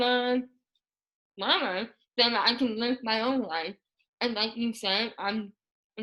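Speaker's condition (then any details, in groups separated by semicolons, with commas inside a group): Moebius syndrome; paralyzed tongue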